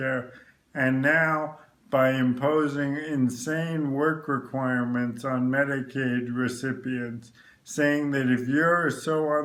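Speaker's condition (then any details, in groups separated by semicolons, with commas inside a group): ALS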